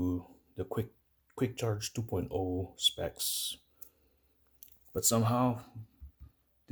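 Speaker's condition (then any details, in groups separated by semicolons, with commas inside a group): No condition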